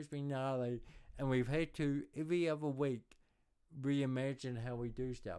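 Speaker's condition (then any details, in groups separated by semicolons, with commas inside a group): Cerebral palsy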